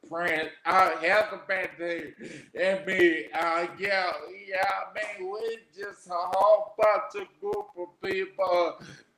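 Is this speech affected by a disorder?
Yes: aphasia after stroke; aphasia after three strokes, onset as young man, wheelchair user; about 13 years since stroke; talks a little different, listeners must work to understand.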